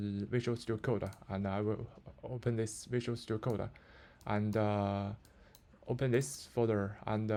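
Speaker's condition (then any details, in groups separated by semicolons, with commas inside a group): No condition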